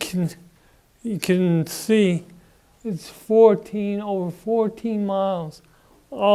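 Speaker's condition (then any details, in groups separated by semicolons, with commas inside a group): Parkinson's disease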